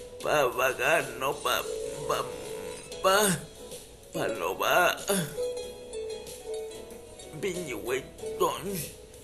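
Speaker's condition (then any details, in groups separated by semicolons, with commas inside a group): Cerebral palsy; speech affected by condition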